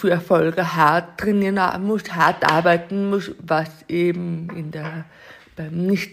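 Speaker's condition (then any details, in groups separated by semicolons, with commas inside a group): Deafness; learned sign language only from age 17, uses sign language interpreters; learned to speak over time despite deafness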